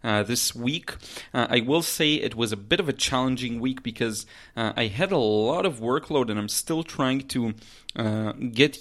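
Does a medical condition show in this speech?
No.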